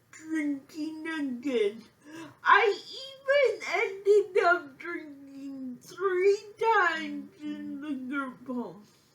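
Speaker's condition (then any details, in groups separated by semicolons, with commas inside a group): Physical speech impairment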